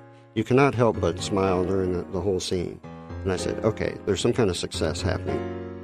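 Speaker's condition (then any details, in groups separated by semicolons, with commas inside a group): Cleft lip and palate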